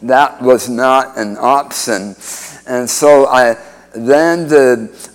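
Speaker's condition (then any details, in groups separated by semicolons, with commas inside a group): Speech impediment after cancer surgery; oral cancer 31 years ago, radiation, 2015 recurrence, two-thirds tongue removed at Hartford Hospital, forearm flap; incurable recurrent cancer in mouth floor and tongue, chemotherapy, failed immunotherapy at Dana-Farber, antibody drug; speech impediment from reconstructed tongue tied to mouth floor, no speech with tracheostomy after surgery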